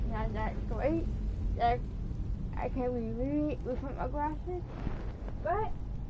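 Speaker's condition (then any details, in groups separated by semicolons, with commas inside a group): Cerebral palsy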